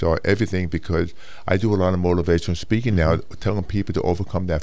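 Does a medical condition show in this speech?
Yes: hearing loss; congenital hearing loss, about 80%, two hearing aids whole life; cochlear implant about a year ago, improved clarity and hearing own speech; severe speech impediment from childhood, Mr. Universe interview in Geneva unusable, worked changing speaking and voice.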